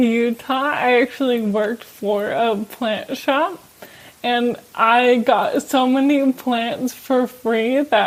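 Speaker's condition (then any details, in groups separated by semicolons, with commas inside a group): ALS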